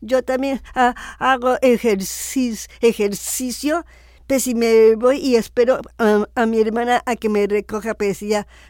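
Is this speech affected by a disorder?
Yes: Down syndrome; adult woman.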